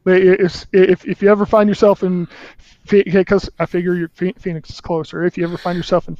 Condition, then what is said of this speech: Stuttering. I stutter whenever my brain is going a million miles faster than my mouth.